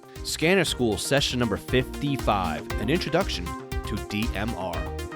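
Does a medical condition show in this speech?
No.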